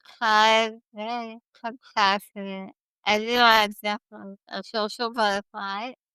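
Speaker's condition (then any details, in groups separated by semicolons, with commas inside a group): Spinal muscular atrophy type 1; most severe form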